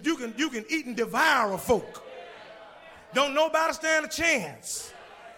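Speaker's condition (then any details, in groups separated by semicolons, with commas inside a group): No condition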